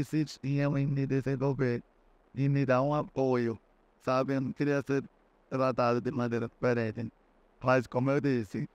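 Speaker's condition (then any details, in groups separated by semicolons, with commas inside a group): Cerebral palsy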